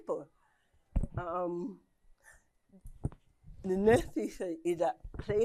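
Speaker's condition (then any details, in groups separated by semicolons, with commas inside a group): Cerebral palsy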